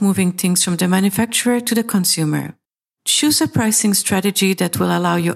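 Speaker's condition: No condition

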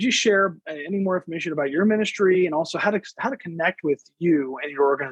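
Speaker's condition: No condition

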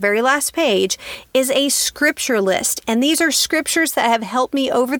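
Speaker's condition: No condition

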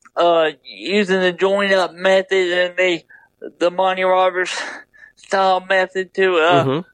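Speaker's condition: Double hemiplegia cerebral palsy; right side weaker than left

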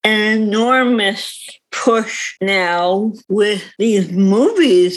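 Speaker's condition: Cerebral palsy; visible cerebral palsy

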